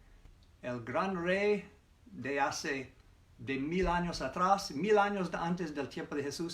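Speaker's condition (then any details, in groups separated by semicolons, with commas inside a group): No condition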